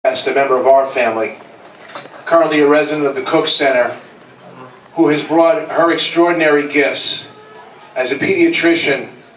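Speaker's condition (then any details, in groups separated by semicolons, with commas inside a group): No condition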